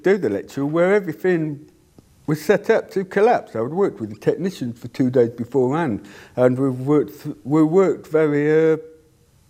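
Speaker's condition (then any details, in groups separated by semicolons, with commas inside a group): Deafness; cannot hear own voice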